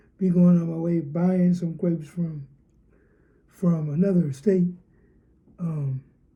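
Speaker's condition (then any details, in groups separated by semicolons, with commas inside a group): Cerebral palsy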